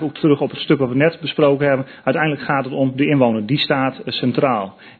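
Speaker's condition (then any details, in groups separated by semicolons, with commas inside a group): No condition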